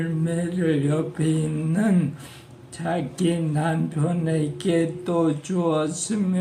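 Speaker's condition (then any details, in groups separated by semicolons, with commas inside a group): Parkinson's disease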